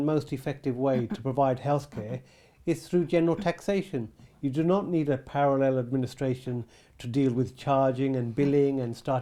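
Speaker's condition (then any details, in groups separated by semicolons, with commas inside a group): No condition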